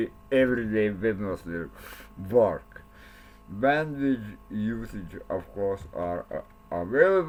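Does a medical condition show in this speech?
Yes: cerebral palsy; speech not very clear.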